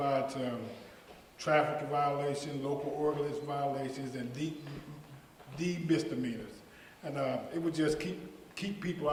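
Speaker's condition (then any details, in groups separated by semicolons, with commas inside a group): No condition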